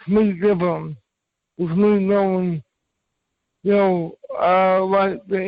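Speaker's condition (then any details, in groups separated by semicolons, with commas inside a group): Cerebral palsy; from birth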